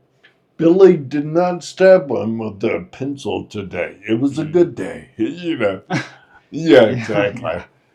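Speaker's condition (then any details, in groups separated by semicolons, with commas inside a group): Friedreich's ataxia; inherited, muscle degeneration; decades with it, progressively more disabled, needs help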